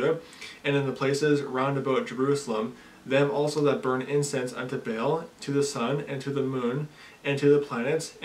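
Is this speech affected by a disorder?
No.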